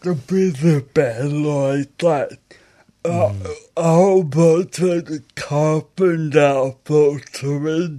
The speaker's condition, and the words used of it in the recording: Aphasia. I walk funny or talk funny, but my thinking is fine.